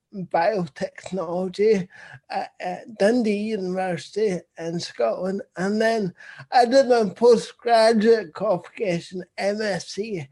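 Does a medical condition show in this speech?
Yes: cerebral palsy; visible.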